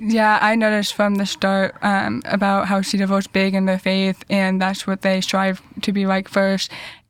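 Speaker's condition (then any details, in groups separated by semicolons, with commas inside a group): Deafness; hearing loss found second grade, had passed tests via cues, hearing aids third grade, cochlear implants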